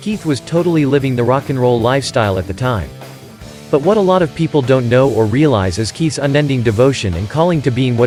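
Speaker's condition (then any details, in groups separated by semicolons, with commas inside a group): No condition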